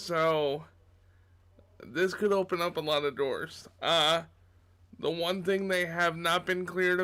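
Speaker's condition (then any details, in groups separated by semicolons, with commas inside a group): Cerebral palsy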